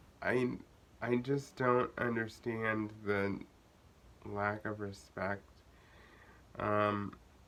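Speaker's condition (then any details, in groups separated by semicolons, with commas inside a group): Cerebral palsy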